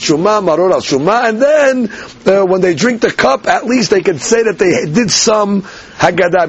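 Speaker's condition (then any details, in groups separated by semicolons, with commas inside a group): No condition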